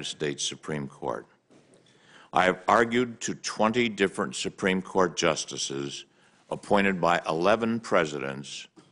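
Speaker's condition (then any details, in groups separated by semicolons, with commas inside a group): No condition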